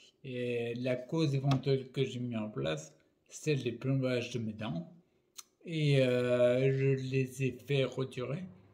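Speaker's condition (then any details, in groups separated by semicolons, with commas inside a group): Primary progressive multiple sclerosis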